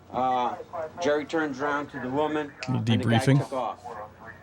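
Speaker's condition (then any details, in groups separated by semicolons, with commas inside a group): No condition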